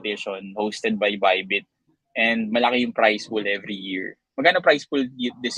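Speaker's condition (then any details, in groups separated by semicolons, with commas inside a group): No condition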